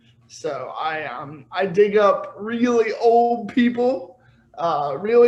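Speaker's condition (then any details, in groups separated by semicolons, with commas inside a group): Cerebral palsy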